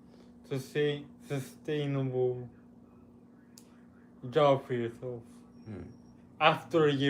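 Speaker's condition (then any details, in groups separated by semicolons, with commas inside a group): Cerebral palsy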